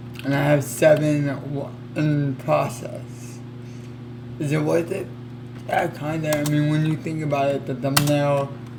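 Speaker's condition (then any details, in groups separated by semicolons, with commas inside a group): Cerebral palsy; affects legs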